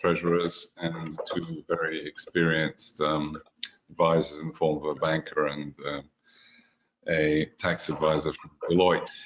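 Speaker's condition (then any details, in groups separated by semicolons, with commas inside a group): No condition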